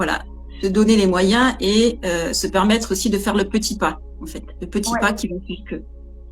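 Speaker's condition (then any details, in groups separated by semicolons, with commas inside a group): No condition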